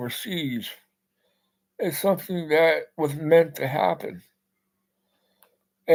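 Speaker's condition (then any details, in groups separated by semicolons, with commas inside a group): Parkinson's; speech impediment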